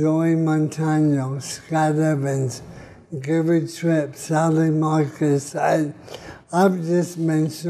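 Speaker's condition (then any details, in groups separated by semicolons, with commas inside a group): ALS (Lou Gehrig's disease)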